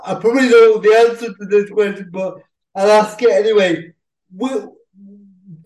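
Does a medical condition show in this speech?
Yes: cerebral palsy; cerebral palsy since childhood, uses a wheelchair.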